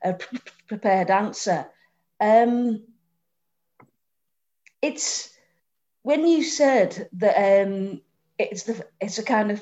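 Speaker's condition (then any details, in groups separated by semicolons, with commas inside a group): Stammer; stammer since childhood, speech therapy at age 13 with other boys, covert stuttering earlier in working life; adult, stammers openly, adult speech and language therapy, discloses stutter on phone when nervous; stutter obvious when introducing own name, silences or pauses; repeated sounds, blocks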